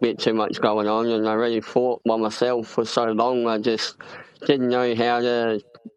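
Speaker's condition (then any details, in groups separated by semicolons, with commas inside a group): Cleft palate; congenital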